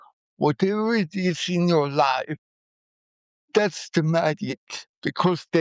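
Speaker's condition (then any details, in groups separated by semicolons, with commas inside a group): Cerebral palsy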